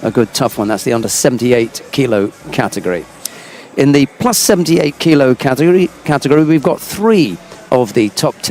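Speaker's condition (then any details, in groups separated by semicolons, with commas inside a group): No condition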